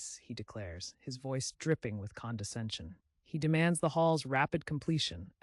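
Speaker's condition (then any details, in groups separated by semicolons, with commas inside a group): No condition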